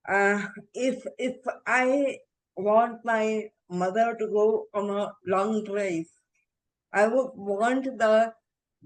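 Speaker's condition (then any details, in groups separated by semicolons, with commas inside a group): Encephalitis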